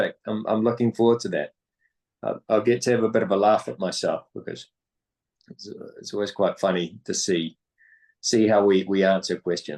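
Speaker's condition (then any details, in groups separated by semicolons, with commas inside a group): No condition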